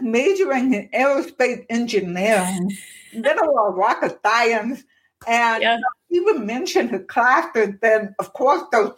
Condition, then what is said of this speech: Deafness. I have an accent. I know a deaf accent, but she doesn't have one because she apparently did hardcore more speech therapy than I did.